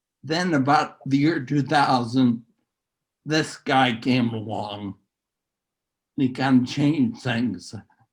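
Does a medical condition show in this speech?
Yes: neurological disease.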